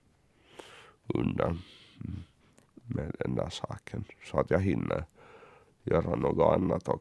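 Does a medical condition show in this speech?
Yes: cerebral palsy; uses wheelchair.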